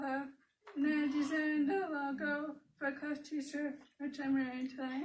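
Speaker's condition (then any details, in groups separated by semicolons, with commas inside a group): Cerebral palsy; processing disorder, wears FM system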